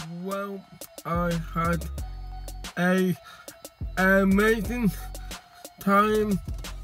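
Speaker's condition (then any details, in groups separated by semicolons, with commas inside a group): Cerebral palsy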